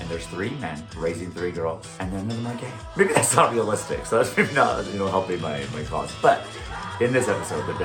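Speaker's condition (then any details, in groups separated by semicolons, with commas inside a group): No condition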